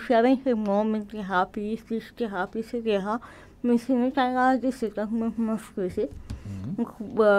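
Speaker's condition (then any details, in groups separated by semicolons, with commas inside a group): Cerebral palsy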